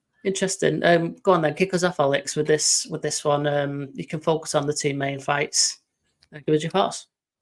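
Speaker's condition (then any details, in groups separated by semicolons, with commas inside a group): No condition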